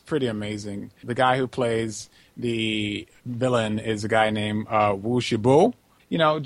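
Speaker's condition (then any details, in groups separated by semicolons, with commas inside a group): No condition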